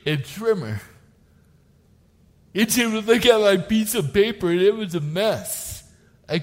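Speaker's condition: Cerebral palsy; from birth

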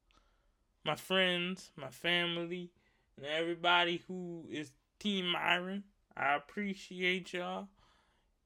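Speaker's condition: Cerebral palsy; wheelchair user

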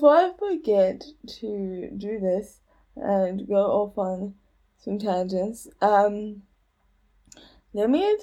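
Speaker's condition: Cerebral palsy; age 29

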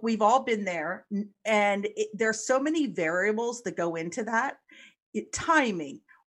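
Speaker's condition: No condition

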